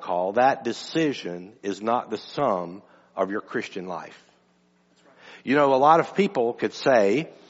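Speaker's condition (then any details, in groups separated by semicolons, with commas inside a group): No condition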